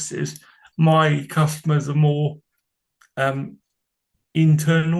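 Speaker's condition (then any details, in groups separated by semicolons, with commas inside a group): Cerebral palsy; from birth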